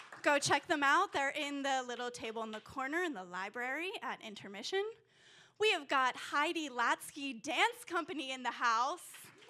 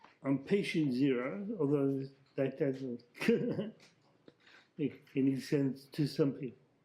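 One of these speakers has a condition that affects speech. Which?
The second: Huntington's disease.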